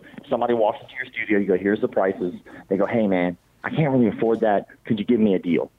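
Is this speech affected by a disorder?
Yes: cleft palate; congenital.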